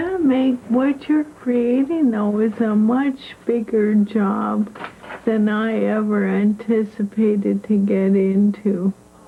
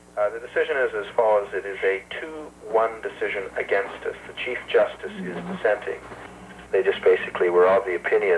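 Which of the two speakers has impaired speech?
The first: ALS; diagnosed at 38, barely walks, hands lost, strong liquid medication; voice barely audible, later almost unintelligible, swallowing and breathing problems.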